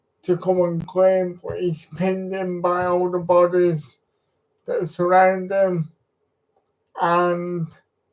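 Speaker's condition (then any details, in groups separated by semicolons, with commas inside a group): Cerebral palsy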